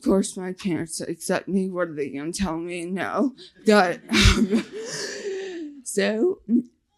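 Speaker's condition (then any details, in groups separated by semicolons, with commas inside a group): Facial paralysis (nf2-swn)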